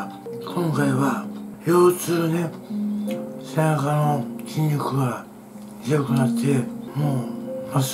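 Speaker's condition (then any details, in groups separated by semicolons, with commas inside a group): Tongue cancer, partial glossectomy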